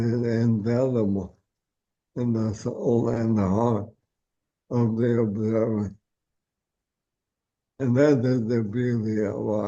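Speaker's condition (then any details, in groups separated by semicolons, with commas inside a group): ALS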